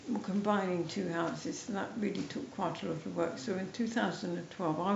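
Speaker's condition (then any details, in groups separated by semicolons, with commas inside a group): MND, mild; about 8 months since diagnosis; speech slightly affected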